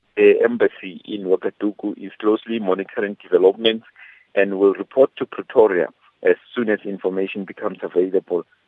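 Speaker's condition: No condition

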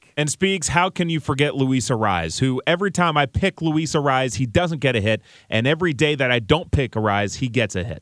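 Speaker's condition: No condition

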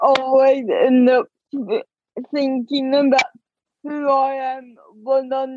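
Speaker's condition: Ataxic cerebral palsy; speech audibly affected

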